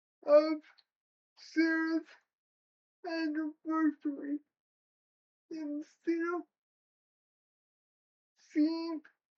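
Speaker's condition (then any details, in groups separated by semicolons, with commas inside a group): Cerebral palsy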